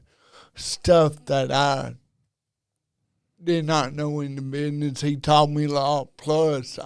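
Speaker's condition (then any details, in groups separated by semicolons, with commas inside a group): Cerebral palsy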